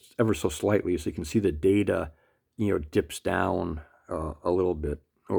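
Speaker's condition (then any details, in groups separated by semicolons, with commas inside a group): No condition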